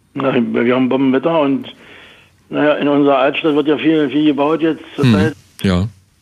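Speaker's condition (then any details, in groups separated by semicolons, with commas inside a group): Parkinson's; moved away in 2019 for health reasons; frequent word repetitions and hesitations in transcript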